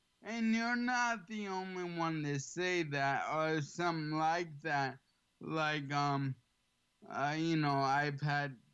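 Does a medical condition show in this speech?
Yes: ALS; slightly slurred, has to slow down.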